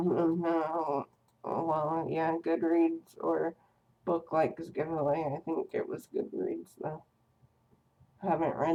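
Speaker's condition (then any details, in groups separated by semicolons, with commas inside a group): Cerebral palsy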